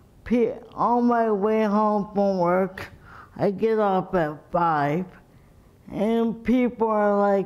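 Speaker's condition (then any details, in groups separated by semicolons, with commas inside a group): Cerebral palsy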